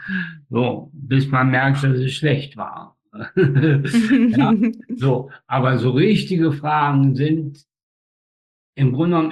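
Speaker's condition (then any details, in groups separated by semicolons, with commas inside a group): Spastic tetraparesis, spastic quadriplegia; runs half marathons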